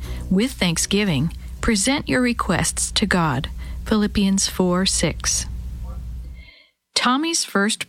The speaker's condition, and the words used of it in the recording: None; typical speech.